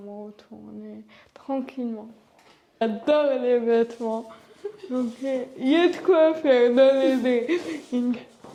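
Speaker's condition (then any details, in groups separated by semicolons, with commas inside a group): Cerebral palsy; from birth, uses wheelchair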